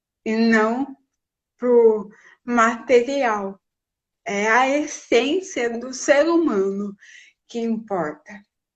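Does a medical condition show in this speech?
Yes: cerebral palsy; from birth, premature.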